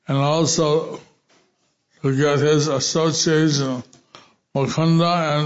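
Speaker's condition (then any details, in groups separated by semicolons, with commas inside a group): Stroke with facial paralysis; words repeated by interpreter Ignat Gordas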